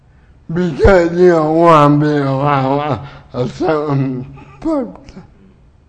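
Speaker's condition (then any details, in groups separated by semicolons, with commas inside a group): Cerebral palsy; uses wheelchair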